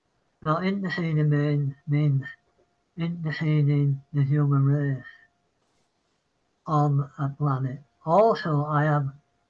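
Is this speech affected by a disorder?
Yes: Parkinson's; citing Parkinson's.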